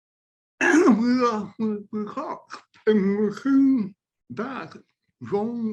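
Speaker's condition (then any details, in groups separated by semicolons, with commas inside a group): Vocal dystonia; spasmodic dysphonia, dystonia, also affects hand muscles; sudden onset, many years; voice breaks, spasms, throat tightness, hoarseness, hard to understand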